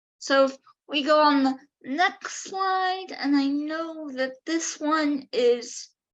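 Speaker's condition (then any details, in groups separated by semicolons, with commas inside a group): Cerebral palsy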